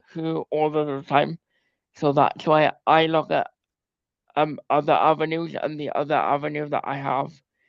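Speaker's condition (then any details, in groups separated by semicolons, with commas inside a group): Cerebral palsy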